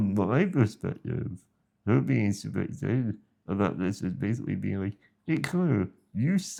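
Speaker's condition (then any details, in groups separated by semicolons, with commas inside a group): Spinal muscular atrophy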